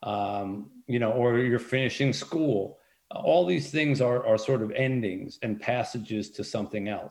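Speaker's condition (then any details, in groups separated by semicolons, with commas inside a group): No condition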